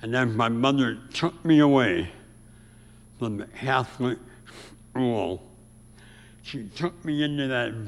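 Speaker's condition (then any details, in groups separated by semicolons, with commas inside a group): Severe speech impediment; about age 84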